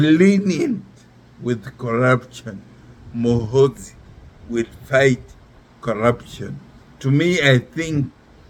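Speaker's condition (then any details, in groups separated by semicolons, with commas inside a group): Neurological disease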